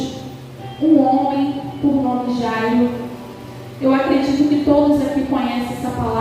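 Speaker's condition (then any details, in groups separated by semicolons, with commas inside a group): No condition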